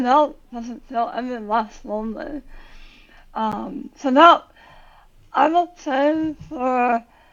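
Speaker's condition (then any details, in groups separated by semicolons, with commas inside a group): Tongue cancer surgery; most of tongue removed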